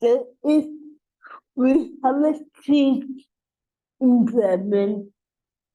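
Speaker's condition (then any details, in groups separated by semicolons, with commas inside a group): Cerebral palsy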